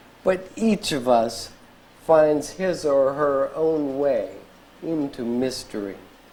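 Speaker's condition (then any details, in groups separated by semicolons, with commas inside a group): ALS; diagnosed eight years ago, at age 35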